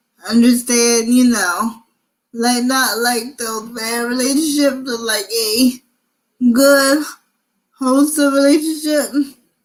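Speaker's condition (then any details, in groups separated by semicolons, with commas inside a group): Cerebral palsy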